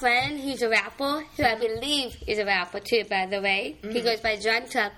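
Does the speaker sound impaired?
Yes: Down syndrome.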